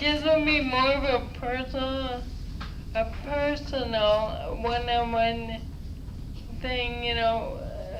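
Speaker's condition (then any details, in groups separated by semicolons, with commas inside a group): Dysarthria; ataxic dysarthria from Friedreich's ataxia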